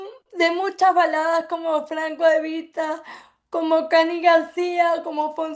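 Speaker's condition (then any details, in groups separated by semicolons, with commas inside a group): Cerebral palsy; from birth; affects speech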